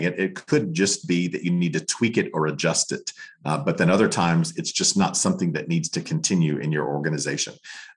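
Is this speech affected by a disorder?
No.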